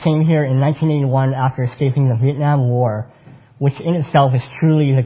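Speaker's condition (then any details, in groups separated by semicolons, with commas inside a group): Cleft palate; congenital cleft palate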